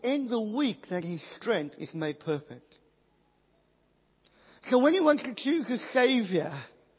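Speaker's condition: Cleft palate, Pierre Robin syndrome

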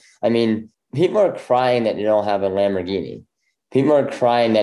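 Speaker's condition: Bilateral cleft lip; left hearing loss

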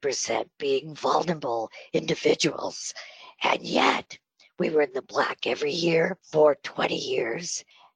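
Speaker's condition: Spasmodic dysphonia; treated with Botox

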